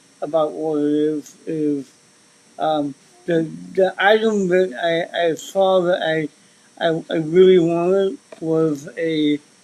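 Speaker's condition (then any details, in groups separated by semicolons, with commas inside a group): Cerebral palsy; since birth; speech impediment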